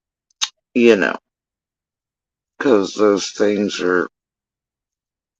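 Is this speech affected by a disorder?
Yes: facial paralysis after surgery; tongue.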